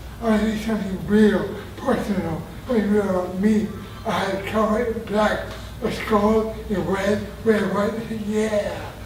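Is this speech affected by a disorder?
Yes: traumatic brain injury; near-fatal injury.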